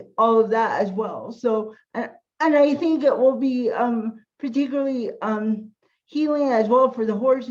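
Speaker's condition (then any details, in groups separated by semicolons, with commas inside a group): Cerebral palsy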